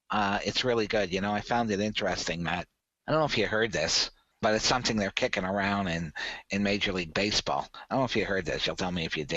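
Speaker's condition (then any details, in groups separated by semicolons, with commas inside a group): No condition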